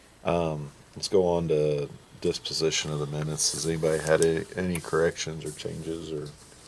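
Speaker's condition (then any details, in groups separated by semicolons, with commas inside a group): No condition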